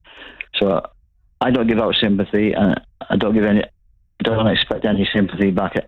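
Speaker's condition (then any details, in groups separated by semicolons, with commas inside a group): Parkinson's disease; diagnosed 2013, initial denial, attends rocksteady boxing exercise and voice activation sessions; slow movements, hand shaking, word-finding difficulty while talking; some difficulty getting words out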